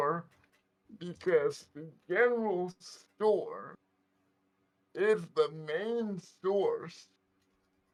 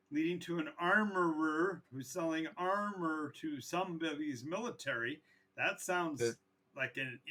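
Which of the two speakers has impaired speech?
The first: cerebral palsy; right side weaker.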